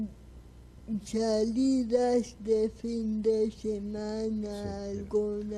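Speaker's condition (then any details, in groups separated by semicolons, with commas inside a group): Cerebral palsy; speaks with difficulty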